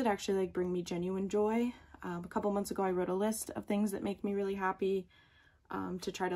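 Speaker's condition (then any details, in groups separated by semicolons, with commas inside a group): No condition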